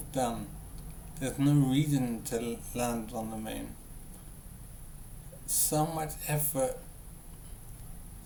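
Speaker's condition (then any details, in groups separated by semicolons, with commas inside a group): Brain injury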